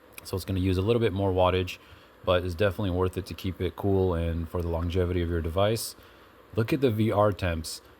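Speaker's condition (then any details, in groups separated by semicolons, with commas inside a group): No condition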